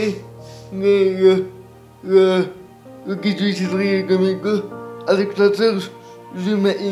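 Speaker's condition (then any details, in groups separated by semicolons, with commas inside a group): Cerebral palsy; present from birth, motor disorders; about twenty years since diagnosis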